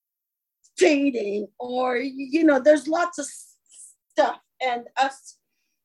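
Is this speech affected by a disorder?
Yes: stuttering; attended a speech course; here repeated sounds, blocks.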